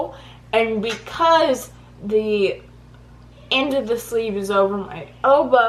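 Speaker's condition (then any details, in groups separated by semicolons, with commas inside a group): Cerebral palsy; poor head control, neck falls back; uses brace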